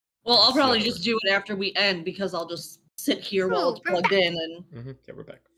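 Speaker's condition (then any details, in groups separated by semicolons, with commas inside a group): No condition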